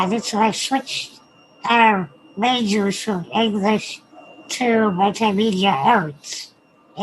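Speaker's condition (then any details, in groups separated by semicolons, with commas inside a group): Spinal muscular atrophy; speaks with trach and ventilator, slightly clearer now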